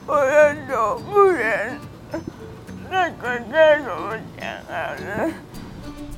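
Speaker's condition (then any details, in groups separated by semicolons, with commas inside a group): Cerebral palsy; limbs affected, hands lack fine control and range of movement, restricted by muscle tone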